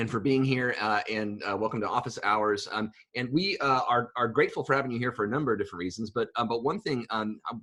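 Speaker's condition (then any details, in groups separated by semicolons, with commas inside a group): No condition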